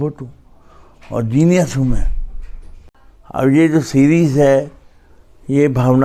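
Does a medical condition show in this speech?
Yes: cerebral palsy.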